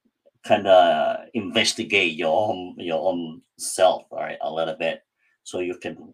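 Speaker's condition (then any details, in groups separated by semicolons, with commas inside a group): Cleft palate; hard to speak growing up, could not say every word even in high school, mocked for speech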